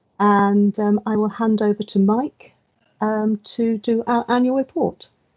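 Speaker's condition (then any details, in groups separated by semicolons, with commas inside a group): No condition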